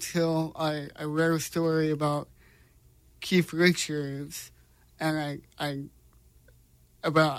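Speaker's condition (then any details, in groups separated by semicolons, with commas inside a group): Cerebral palsy; congenital, paralyzed left hand, 10 corrective left foot surgeries, 9 screws, steel plate in foot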